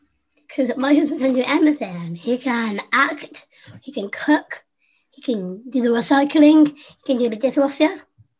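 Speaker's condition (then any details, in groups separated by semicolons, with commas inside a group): Down syndrome; adult woman, 25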